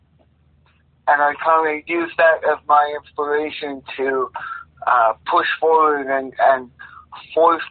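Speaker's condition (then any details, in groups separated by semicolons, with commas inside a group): Cerebral palsy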